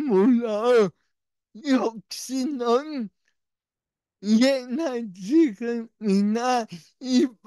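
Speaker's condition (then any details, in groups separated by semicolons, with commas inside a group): Brain lesion disability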